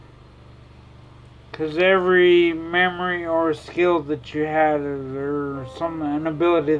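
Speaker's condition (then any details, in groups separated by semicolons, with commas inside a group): Traumatic brain injury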